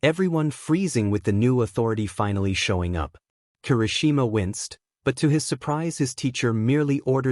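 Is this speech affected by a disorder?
No.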